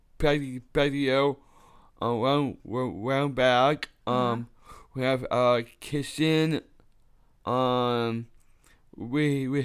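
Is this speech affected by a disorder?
Yes: Down syndrome; 26 years old; on DS diet with Dr. Jenny Kimes over a year, brain supplements, fish oil; supplements and fish oil reportedly helping talking, less need to repeat, more confident.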